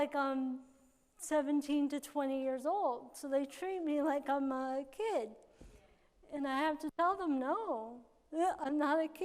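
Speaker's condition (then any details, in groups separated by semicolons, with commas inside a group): Cerebral palsy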